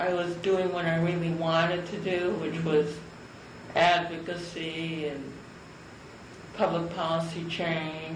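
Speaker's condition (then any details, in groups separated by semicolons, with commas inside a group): Cerebral palsy; from birth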